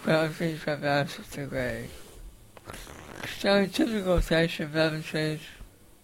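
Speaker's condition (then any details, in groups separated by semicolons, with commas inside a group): Facioscapulohumeral muscular dystrophy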